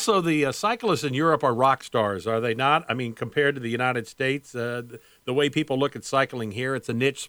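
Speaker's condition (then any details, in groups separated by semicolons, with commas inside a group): No condition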